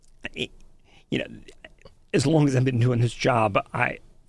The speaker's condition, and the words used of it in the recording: Spasmodic dysphonia. While it sounds like sometimes I might be about to take my last breath, that is not true.